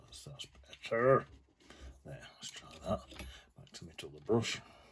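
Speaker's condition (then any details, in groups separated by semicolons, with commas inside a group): No condition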